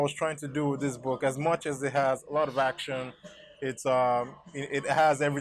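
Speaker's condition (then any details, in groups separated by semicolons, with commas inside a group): No condition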